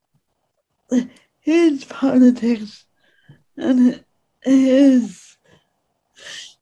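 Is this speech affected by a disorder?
Yes: speech impediment; finds writing easier than speaking, speaks in own way without modifying accent.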